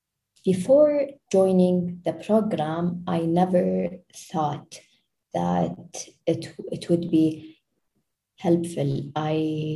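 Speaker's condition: Stuttering; onset in fourth grade, around age 9-10; after speech program combining therapy and group support; gets stuck, blocks, speaks much better now, confident, moves on after getting stuck; repeated words, prolonged sounds

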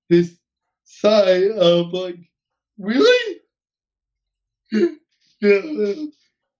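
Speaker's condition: Cerebral palsy; uses wheelchair, hearing intact

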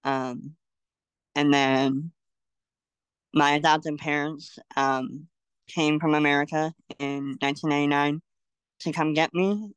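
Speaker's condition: Cleft lip and palate; congenital

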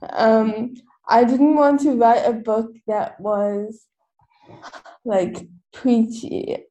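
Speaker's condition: Cerebral palsy; quadriplegic, wheelchair user

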